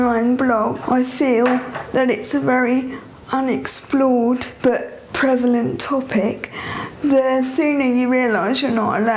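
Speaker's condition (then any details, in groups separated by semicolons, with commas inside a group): Cerebral palsy; present from birth, muscle spasms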